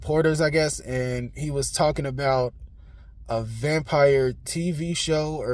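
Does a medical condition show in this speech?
No.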